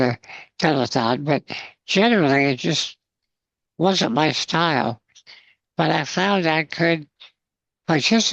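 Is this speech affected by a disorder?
Yes: spinal muscular atrophy, congenital.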